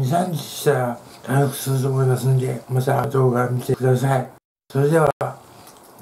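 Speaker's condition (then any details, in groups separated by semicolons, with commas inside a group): Tongue cancer, partial glossectomy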